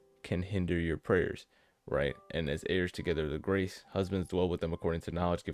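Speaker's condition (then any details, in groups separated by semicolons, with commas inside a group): No condition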